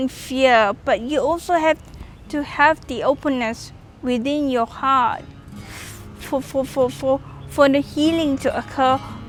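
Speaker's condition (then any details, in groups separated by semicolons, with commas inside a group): Cerebral palsy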